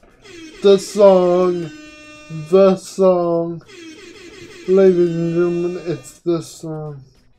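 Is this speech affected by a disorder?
Yes: quadriplegic cerebral palsy; uses one hand.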